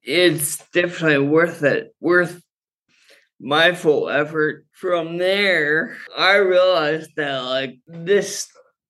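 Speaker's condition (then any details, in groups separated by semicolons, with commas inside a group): Friedreich's ataxia; ataxia worse when tired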